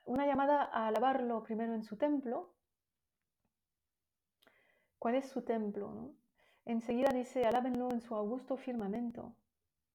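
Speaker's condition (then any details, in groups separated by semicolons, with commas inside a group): No condition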